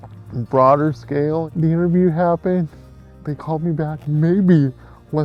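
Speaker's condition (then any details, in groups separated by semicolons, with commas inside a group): Cerebral palsy; from birth, full support getting up and showering; some support at work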